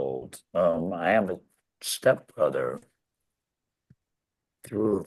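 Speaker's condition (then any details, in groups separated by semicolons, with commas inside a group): Laryngectomy; laryngectomy after throat cancer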